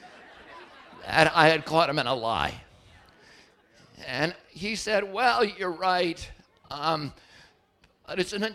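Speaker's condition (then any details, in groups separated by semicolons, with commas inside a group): Spasmodic dystonia; speaker attributes to yearly flu vaccine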